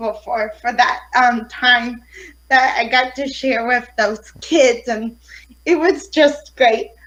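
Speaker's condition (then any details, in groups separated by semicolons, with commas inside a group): Cerebral palsy; affects fine motor skills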